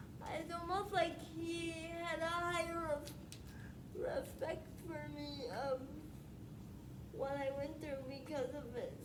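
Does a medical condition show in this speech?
Yes: spastic quadriplegic cerebral palsy.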